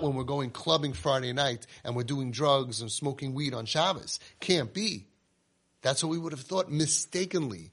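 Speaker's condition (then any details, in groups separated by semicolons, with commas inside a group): No condition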